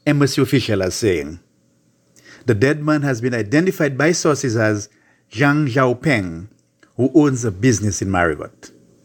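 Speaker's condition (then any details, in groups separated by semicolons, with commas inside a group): No condition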